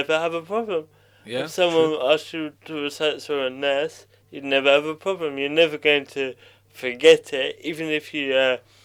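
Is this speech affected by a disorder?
Yes: cerebral palsy.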